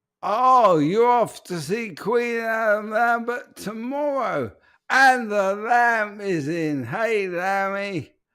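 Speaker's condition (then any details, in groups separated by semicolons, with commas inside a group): ALS; speech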